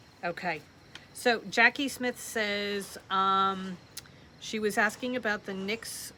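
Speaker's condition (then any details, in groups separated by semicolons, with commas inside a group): No condition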